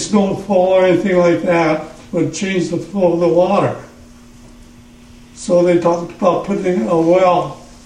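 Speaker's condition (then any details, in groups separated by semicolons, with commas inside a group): Parkinson's; trouble in the throat when speaking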